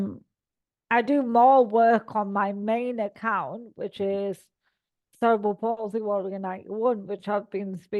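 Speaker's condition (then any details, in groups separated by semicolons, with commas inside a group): Cerebral palsy; all four limbs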